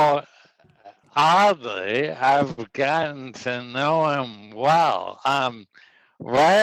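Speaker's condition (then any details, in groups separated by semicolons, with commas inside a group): ALS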